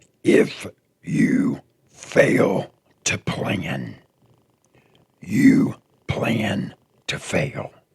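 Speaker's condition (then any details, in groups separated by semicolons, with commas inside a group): Throat cancer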